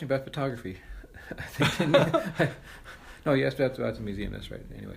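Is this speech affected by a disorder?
Yes: Parkinson's disease; traveling increasingly difficult.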